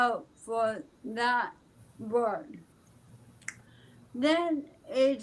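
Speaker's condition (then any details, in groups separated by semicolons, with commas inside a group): ALS; speech affected but still understandable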